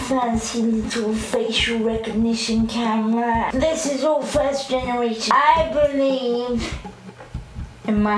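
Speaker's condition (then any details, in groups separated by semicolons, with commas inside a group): Cerebral palsy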